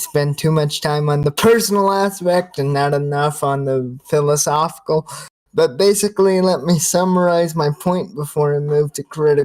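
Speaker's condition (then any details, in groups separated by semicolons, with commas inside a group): Cerebral palsy, spastic quadriplegia, severe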